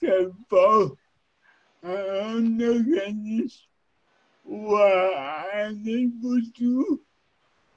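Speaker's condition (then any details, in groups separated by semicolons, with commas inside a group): Cerebral palsy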